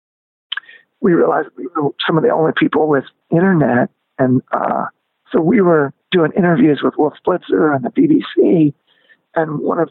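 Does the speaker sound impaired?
Yes: spasmodic dysphonia; onset at peak of singing career, gradual, vocal cord, diagnosed 2-3 years after band ended, examined by throat camera; voice lost power, progressively weaker, lost vocal control, range shrank high and low, lost singing ability.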